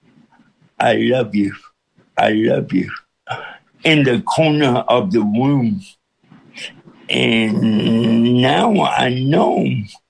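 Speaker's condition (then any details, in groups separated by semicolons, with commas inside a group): Cerebral palsy with speech impediment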